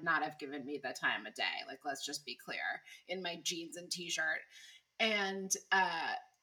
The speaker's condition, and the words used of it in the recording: No condition.